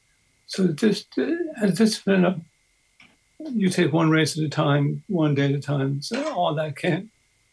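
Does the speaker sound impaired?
Yes: early onset Parkinson's disease; progressive, diagnosed at 48, DBS two brain leads, chest impulse generator, 3.3 milliamps; voice dramatically hurt, apologises for voice, host understood every word; voice dramatically affected by Parkinson's.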